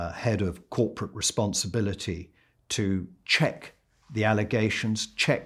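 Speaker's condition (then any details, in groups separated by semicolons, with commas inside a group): No condition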